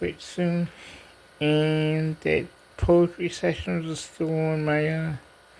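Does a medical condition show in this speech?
Yes: cerebral palsy; diplegia.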